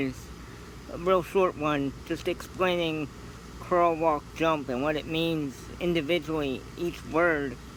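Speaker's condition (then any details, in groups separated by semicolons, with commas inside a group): Cerebral palsy; scoliosis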